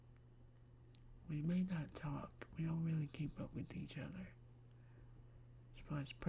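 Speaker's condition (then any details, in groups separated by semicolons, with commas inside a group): Myasthenia gravis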